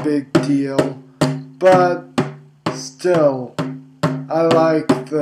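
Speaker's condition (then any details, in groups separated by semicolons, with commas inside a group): Traumatic brain injury, diffuse axonal injury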